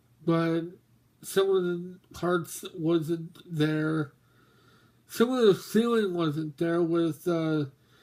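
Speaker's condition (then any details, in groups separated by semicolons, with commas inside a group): Mobius syndrome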